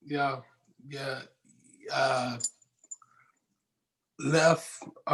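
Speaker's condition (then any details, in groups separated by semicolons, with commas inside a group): Traumatic brain injury; nine years since injury, speech improved; apraxia and aphasia, cannot get words out, cannot read or write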